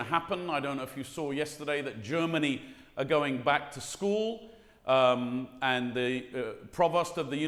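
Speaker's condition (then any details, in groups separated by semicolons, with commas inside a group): No condition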